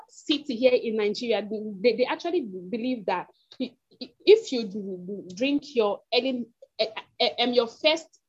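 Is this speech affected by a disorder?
Yes: stutter; developmental stutter since age two, all six siblings stutter, great-grand-uncle stuttered severely, parents fluent; breaks when speaking, stammers in all settings, school, friends, church; here repeated sounds.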